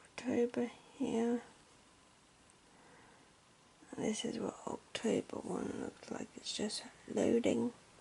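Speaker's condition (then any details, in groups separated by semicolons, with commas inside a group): Cerebral palsy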